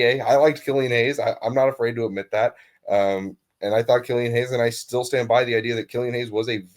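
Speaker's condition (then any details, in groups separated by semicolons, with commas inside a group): No condition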